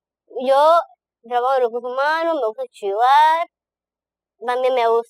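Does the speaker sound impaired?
Yes: Down syndrome; present from birth.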